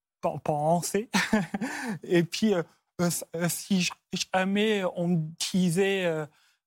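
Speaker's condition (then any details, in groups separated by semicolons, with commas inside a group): Stuttering; onset at about age 4 after grandmother's throat cancer, fluent before, once misdiagnosed as Gilles de la Tourette; no attempts to control stuttering; part-word and word repetitions, frequent euh fillers; repeated sounds, prolonged sounds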